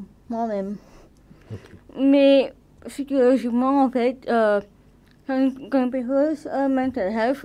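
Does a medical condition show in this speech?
Yes: cerebral palsy.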